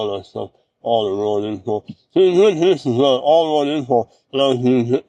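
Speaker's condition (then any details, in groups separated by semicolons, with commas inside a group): Mouth cancer surgery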